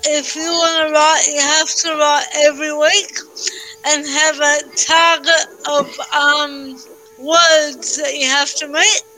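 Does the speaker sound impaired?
Yes: cerebral palsy.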